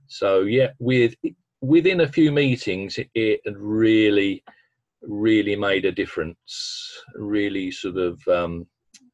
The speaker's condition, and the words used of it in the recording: Stuttering. And if it happens too often, then I know I've got to do something to put it right.